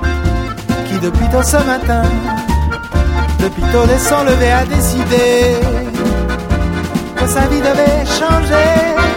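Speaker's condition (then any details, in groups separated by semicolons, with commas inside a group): No condition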